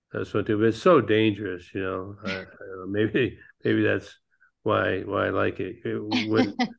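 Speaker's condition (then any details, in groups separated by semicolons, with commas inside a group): Parkinson's disease; ping pong, pool, pickleball, bowling as activities to help with Parkinson's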